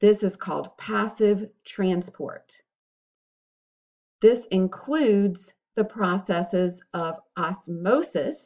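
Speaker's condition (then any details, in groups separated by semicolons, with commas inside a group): No condition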